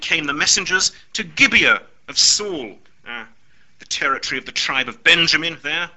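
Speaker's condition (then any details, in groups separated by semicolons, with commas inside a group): No condition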